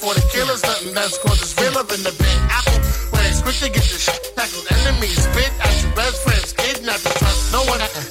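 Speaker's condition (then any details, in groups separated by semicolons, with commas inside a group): No condition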